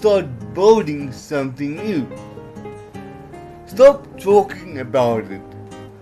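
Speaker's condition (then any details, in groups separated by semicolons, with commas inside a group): Cerebral palsy; legs affected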